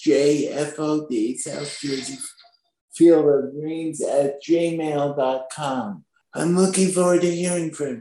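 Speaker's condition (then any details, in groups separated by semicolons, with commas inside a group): Spastic quadriplegic cerebral palsy; born at 27 weeks gestation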